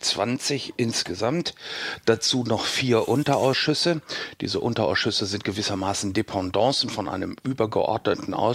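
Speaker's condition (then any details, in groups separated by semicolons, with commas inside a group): No condition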